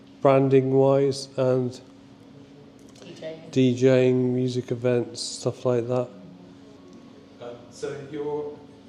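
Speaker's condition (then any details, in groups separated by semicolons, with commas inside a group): Motor neurone disease (ALS); progressing quickly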